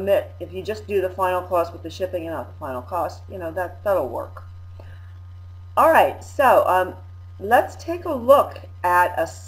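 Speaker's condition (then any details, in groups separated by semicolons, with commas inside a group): No condition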